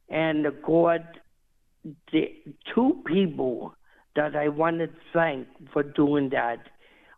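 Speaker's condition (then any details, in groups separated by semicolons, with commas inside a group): Cerebral palsy; climbs stairs to top of Empire State Building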